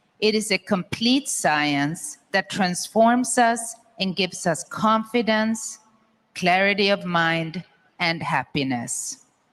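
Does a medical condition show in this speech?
No.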